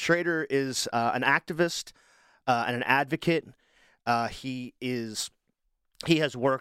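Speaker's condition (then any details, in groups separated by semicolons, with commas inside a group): No condition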